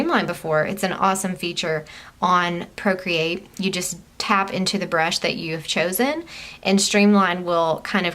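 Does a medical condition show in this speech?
No.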